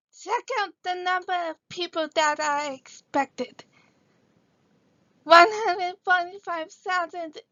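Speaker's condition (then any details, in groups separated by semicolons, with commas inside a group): Cerebral palsy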